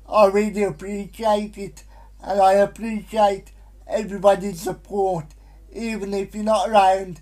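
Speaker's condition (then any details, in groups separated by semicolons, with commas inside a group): Spastic quadriplegic cerebral palsy, severe; able to communicate, stutters a lot, worse when distracted by several things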